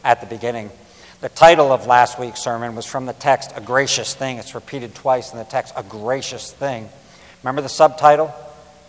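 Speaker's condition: No condition

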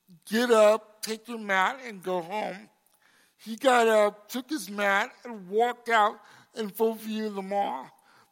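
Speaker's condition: Cerebral palsy; congenital

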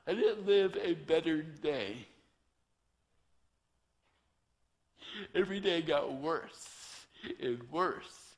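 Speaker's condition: Torsion dystonia; vocal cords twist with torso

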